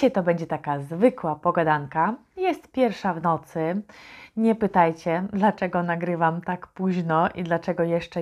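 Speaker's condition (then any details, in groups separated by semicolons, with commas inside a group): No condition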